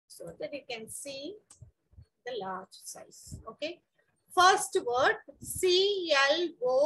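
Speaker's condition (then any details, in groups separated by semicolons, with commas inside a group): No condition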